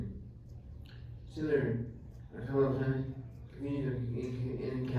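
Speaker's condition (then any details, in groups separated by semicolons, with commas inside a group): Traumatic brain injury; climbing accident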